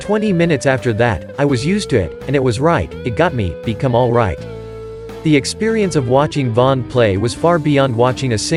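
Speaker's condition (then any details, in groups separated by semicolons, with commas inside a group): No condition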